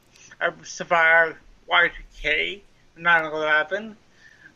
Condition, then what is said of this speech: Cerebral palsy. First of all, I want to apologize to my listeners for sounding like a drive-thru speaker box from Wendy's.